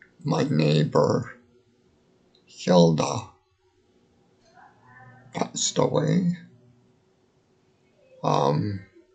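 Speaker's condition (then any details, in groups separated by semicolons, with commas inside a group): Multiple sclerosis; lives in care home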